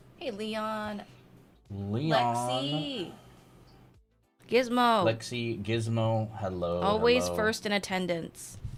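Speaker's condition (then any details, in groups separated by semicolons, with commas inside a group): No condition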